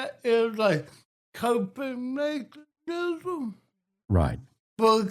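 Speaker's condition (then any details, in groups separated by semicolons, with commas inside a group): Cerebral palsy; affects balance, fine motor; diagnosed age 2; speech impediment, often hard to understand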